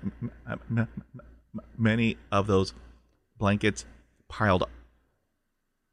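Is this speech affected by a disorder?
Yes: stuttering; stutter since childhood, 20 years speech therapy first on fluency, hypnosis, military hypnotherapist on mental health; here prolonged sounds, blocks.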